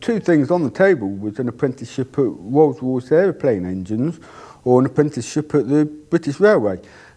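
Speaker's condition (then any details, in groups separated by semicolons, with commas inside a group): Deafness; cannot hear own voice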